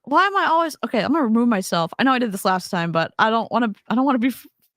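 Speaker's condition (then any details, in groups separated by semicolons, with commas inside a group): No condition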